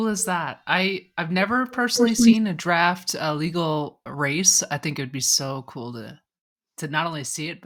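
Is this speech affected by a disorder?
No.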